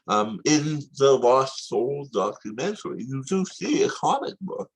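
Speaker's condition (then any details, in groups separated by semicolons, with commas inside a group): Tongue cancer surgery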